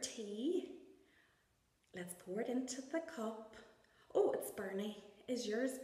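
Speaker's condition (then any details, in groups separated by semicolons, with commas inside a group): No condition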